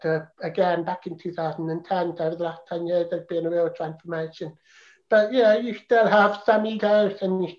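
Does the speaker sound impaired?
Yes: profound deafness, congenital profound deafness; learned to speak via speech trainer, mimicking mother's sounds, hours daily, uses sign language socially.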